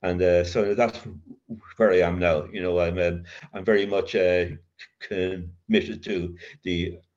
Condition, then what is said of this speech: Stuttering. But one of the, one of the consequence of that is that my voice never feels like it's my voice.